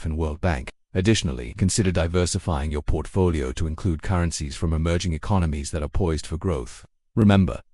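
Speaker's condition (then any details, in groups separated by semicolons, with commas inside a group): No condition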